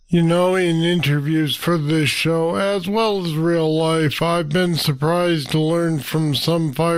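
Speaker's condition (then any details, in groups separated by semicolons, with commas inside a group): Parkinson's disease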